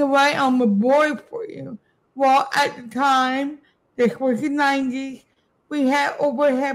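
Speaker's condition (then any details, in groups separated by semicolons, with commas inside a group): Cerebral palsy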